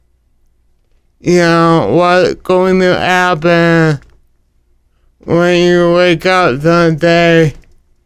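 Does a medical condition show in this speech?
Yes: cerebral palsy; cerebral palsy from birth, muscle disorder, walking affected, fine motor hand skills affected, cannot write by hand, childhood therapy partly helped; talking affected.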